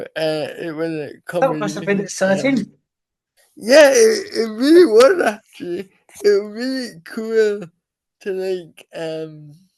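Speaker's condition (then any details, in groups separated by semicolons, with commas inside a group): Cerebral palsy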